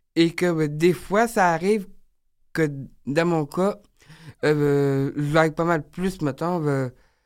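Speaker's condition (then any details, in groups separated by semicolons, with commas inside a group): Down syndrome; age 30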